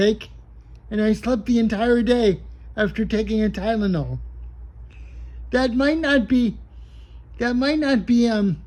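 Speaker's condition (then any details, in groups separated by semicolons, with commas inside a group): Cerebral palsy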